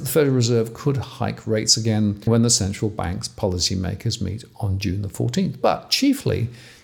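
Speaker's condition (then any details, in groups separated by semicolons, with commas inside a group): No condition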